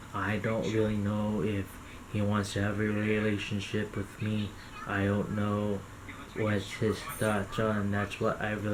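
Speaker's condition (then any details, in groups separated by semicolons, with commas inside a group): Cerebral palsy; caused by stroke hours after birth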